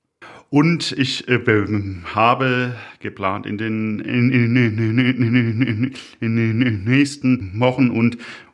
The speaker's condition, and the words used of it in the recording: Stuttering. Äh, Phasen, in denen es es besser ist, aber es ist äh, immer immer schon auch deutlich hörbar.